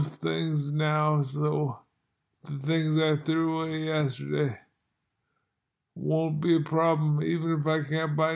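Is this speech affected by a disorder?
Yes: multiple sclerosis.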